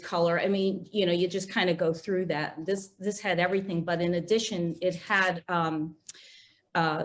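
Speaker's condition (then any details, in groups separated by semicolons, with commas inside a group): No condition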